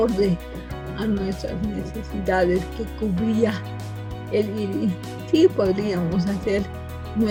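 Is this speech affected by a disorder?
Yes: cerebral palsy from birth.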